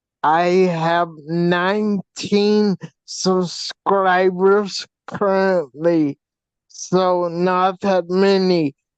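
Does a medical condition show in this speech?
Yes: facial paralysis from hydrocephalus.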